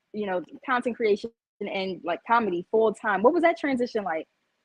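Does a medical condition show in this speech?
No.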